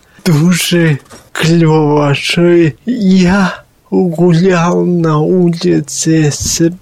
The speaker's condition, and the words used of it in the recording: Cerebral palsy. От коли я розговорюю в мікрофон, я лякаюсь, а хто це говорить.